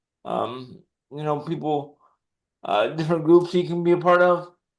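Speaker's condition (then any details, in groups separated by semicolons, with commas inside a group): Cerebral palsy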